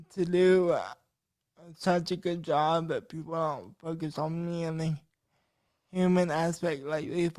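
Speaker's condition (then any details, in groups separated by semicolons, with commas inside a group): Cerebral palsy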